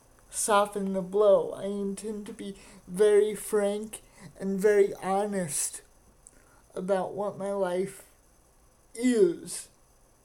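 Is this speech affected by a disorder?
Yes: cerebral palsy; wheelchair user.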